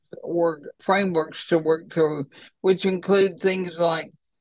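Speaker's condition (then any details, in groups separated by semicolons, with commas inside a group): ALS; slurred speech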